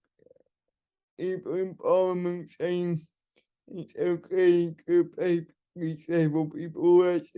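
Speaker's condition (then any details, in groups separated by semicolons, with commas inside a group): Cerebral palsy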